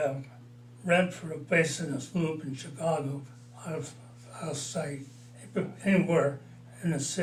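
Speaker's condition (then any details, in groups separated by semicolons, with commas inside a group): Parkinson's disease; mild, about four years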